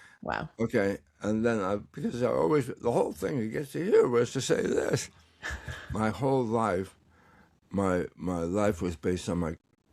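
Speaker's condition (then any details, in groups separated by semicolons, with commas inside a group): Tongue cancer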